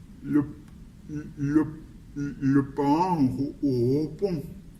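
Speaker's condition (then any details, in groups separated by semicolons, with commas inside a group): Cerebral palsy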